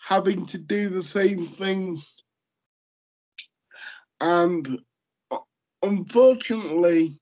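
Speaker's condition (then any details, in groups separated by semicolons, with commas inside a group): Cerebral palsy; lifelong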